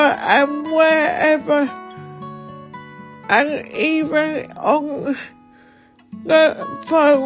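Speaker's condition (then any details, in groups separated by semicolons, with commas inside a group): Cerebral palsy; button communication aid for several months; sometimes hard to speak, worse night and morning, congested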